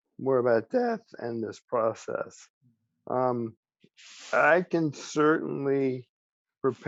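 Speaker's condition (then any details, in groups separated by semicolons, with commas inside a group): ALS; speech still preserved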